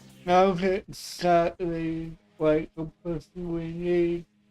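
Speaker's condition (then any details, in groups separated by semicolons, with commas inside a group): Cerebral palsy; affects voice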